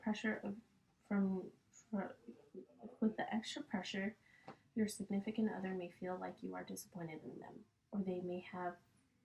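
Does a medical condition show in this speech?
No.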